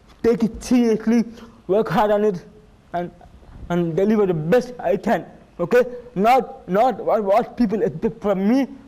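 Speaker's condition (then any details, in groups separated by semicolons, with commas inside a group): Cerebral palsy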